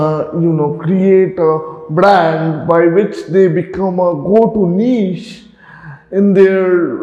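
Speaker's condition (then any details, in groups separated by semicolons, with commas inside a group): Cerebral palsy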